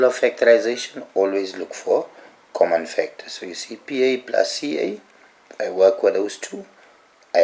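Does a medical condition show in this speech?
No.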